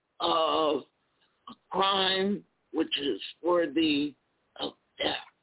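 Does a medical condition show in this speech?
Yes: spasmodic dysphonia.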